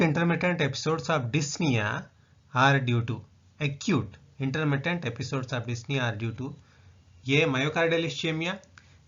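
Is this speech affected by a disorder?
No.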